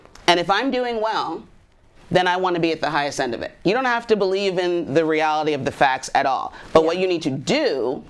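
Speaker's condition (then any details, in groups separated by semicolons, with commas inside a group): No condition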